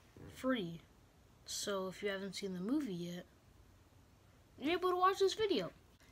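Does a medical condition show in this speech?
No.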